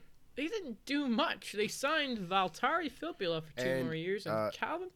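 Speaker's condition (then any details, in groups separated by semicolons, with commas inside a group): No condition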